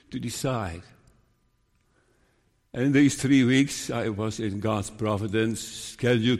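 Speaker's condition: Parkinson's disease; diagnosed 5 years ago

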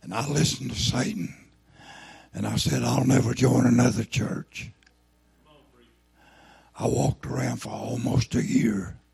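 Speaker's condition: Throat cancer, lost vocal cord

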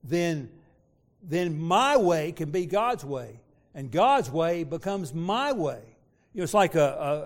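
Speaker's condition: No condition

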